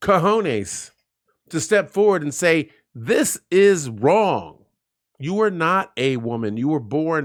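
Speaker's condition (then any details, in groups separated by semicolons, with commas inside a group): No condition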